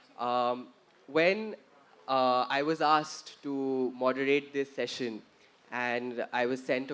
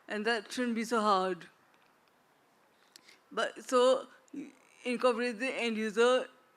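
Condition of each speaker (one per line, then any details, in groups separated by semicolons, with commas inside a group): No condition
Traumatic brain injury; accident; 15 years since injury; speech fully slurred early, much improved now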